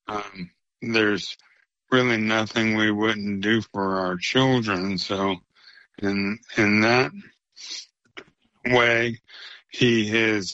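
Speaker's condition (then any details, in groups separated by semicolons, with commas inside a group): ALS; ALS (motor neuron disease), diagnosed nearly three years earlier; slower progression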